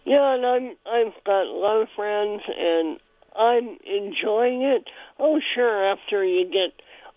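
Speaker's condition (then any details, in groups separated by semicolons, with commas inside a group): Cleft palate; congenital cleft palate, feeding difficulty in infancy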